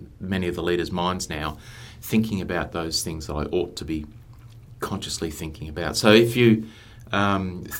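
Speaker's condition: No condition

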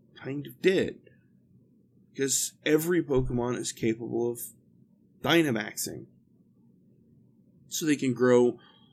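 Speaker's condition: No condition

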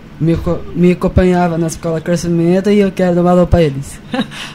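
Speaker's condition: Down syndrome; 18 years old, turning 19

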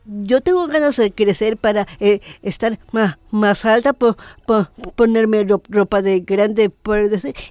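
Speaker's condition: Down syndrome; adult woman

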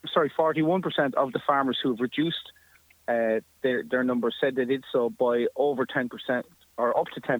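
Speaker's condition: No condition

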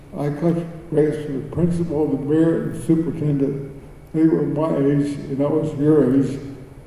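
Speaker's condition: Cerebral palsy; birth injury affecting motor skills, speech, walking and swallowing, diagnosed later in life, doctor advised never driving; shuffles feet when walking on stage; choking episodes, choked on meat over 20 times, saved by Heimlich

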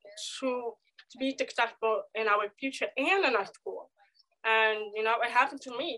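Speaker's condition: Deafness; age 24

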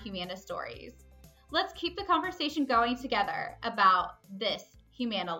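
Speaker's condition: No condition

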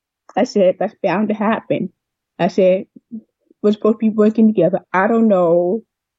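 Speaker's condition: Deafness with cochlear implant; severe deafness found around age 2, hearing aids gave little benefit, cochlear implant at 7 in clinical trial; years of speech therapy to age 15, childhood speech issues, now converses by speech, not sign

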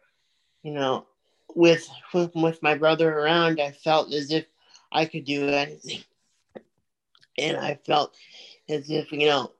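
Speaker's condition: Cerebral palsy; from birth, multiple surgeries since infancy, physical and occupational therapy

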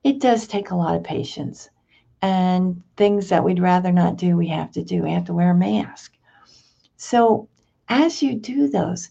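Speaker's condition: No condition

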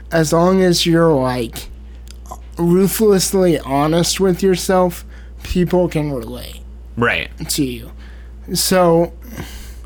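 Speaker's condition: Cerebral palsy, spastic

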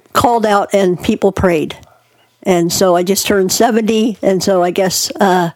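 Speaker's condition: Cleft palate; born two months premature

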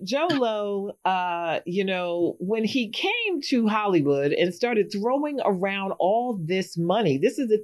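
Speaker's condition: No condition

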